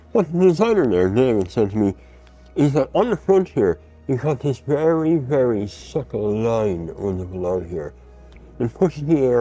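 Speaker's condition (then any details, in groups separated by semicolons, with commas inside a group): Mouth cancer surgery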